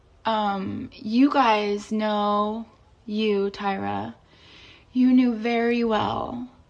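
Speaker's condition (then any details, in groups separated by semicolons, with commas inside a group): No condition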